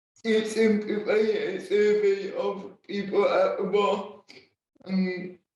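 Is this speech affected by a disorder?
Yes: cerebral palsy, spastic and dyskinetic.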